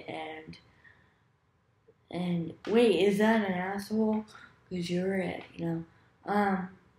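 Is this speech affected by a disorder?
Yes: cerebral palsy.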